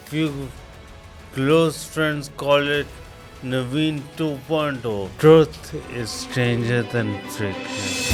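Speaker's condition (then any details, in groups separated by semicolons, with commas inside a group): Coma after road accident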